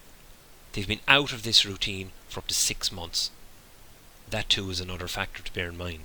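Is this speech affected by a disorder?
No.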